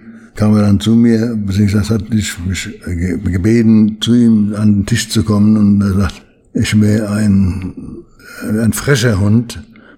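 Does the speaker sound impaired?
Yes: Parkinson's disease; well controlled on medication overseen by neurologist.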